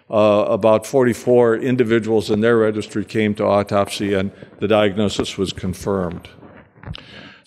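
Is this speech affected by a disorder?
No.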